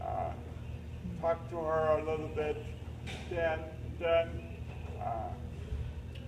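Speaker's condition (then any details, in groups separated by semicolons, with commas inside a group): Cerebral palsy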